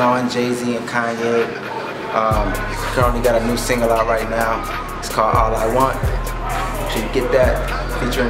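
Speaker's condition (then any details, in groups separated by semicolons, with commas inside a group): No condition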